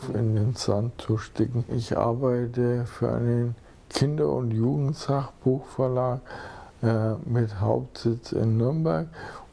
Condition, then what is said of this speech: ALS (motor neuron disease). Und man hört vielleicht auch schon am Zungenschlag, auch da ist schon ein bisschen Muskelabbau.